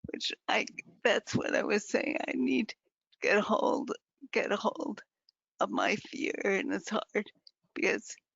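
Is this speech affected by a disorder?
Yes: advanced multiple sclerosis; quadriplegic.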